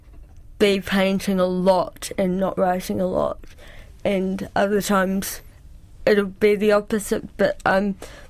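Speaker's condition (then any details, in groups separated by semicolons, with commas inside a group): Cerebral palsy; presses really hard when writing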